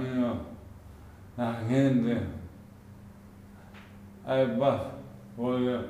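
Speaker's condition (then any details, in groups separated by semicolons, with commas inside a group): Amyotrophic lateral sclerosis; speech onset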